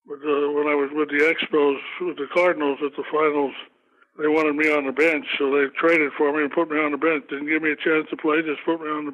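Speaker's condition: Parkinson's

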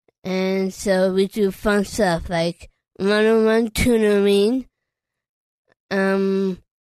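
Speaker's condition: Down syndrome; age 24

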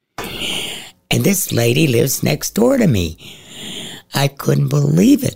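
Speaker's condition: Head and neck cancer, stage 4, into voice box

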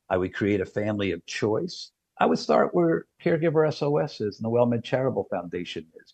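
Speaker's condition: No condition

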